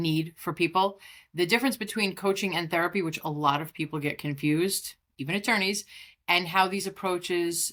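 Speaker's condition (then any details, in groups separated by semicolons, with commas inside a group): No condition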